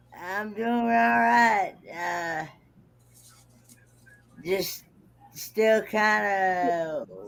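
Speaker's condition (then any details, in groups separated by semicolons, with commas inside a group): Cerebral palsy; malformed internal organs; voice recovering, sore throat after intubation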